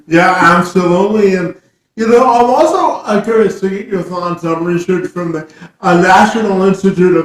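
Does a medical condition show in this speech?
Yes: cerebral palsy.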